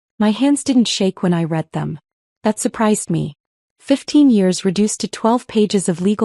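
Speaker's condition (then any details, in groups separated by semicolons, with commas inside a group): No condition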